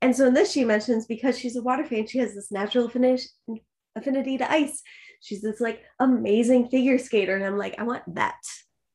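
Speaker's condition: No condition

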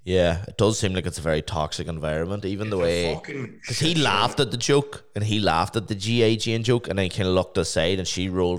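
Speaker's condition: No condition

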